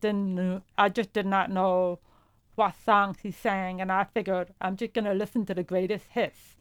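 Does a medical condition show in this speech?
Yes: profound deafness; uses hearing aids.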